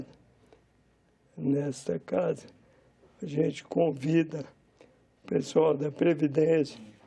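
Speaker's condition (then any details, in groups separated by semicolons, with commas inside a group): Amyotrophic lateral sclerosis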